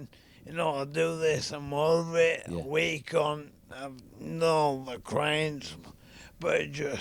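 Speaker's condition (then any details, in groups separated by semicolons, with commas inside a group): ALS; young onset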